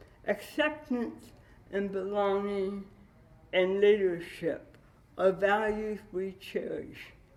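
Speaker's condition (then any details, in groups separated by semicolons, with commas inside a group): Cerebral palsy with dystonia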